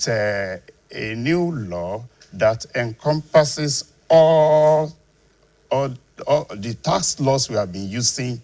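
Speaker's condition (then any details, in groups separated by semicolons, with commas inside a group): No condition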